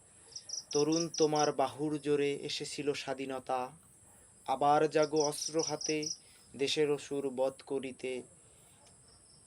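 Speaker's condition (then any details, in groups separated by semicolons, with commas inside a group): No condition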